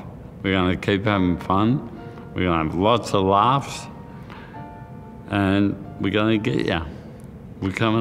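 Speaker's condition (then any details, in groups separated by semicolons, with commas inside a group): Motor neurone disease; hand onset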